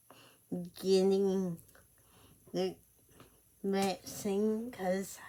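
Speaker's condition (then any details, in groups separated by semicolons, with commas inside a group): Cerebral palsy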